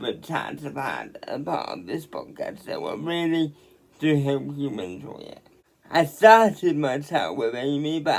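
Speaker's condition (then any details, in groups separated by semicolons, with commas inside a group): Quadriplegic cerebral palsy; quadriplegic, full-time powerchair user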